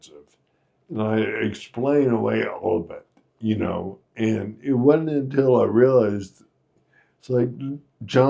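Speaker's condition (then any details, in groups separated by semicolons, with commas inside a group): Friedreich's ataxia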